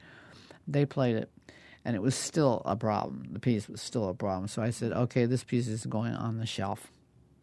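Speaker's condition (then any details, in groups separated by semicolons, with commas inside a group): No condition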